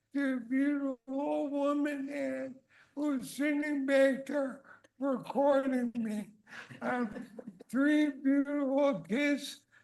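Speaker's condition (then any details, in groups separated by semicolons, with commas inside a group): ALS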